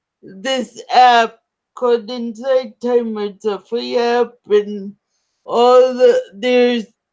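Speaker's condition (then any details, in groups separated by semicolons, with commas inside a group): Cerebral palsy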